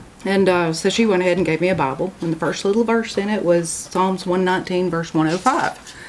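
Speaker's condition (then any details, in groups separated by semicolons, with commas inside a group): No condition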